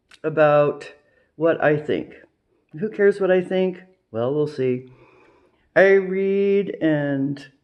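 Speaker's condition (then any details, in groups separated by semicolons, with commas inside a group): No condition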